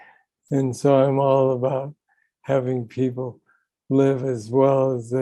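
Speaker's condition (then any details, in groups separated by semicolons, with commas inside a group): Young onset Parkinson's disease; about 20 years since diagnosis, DBS surgery 14 years ago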